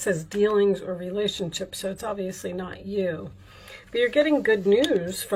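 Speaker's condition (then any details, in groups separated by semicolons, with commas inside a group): No condition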